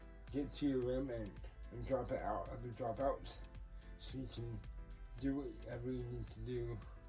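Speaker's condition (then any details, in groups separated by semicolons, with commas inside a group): Cerebral palsy; tends to mess up words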